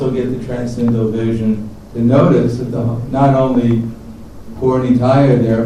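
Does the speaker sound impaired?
No.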